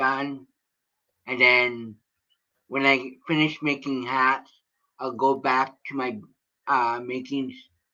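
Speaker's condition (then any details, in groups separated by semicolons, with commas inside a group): Cerebral palsy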